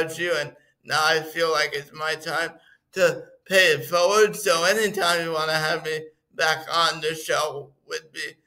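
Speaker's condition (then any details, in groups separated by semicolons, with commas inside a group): Cerebral palsy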